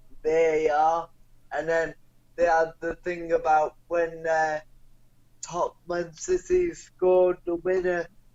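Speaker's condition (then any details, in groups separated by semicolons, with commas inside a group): Cerebral palsy; non-progressive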